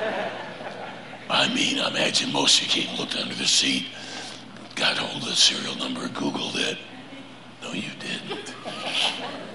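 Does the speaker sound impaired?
Yes: laryngeal cancer; much weaker than before.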